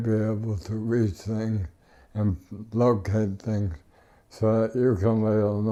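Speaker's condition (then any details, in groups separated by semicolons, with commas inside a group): ALS; hard breathing against constant pressure, switched to bilevel device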